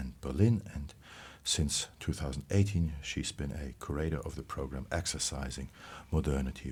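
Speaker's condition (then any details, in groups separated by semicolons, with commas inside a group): No condition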